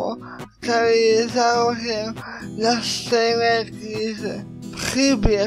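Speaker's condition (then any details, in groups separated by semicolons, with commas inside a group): Cerebral palsy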